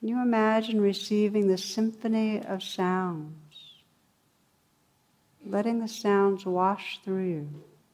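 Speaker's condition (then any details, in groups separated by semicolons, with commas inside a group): No condition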